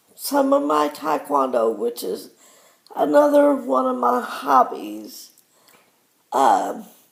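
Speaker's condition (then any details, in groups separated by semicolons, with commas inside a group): Cerebral palsy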